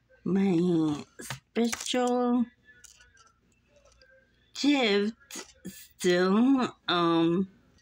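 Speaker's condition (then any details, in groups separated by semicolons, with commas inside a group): Muscular dystrophy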